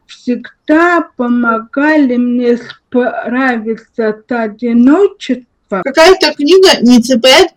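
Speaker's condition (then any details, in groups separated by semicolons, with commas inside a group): Cerebral palsy, spastic diplegia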